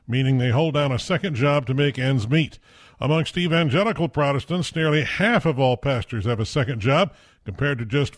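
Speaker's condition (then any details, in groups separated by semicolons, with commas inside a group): No condition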